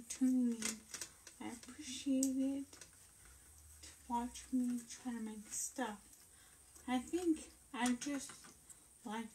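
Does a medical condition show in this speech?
Yes: brain injury.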